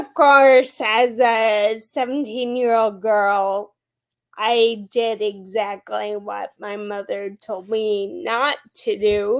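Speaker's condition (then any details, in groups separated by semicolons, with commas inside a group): Friedreich's ataxia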